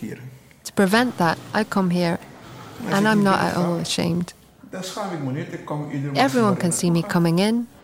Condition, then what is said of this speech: No condition.